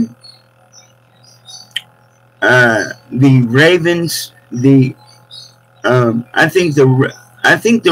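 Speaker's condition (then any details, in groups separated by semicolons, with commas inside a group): Cerebral palsy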